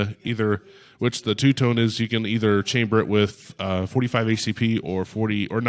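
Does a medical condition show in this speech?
No.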